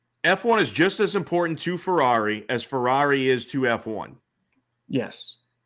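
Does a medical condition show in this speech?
No.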